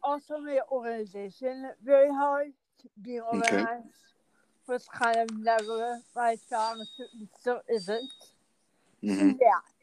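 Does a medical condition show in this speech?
Yes: cerebral palsy; cerebral palsy from accident at birth, speech affected, ambulatory, learning disabilities.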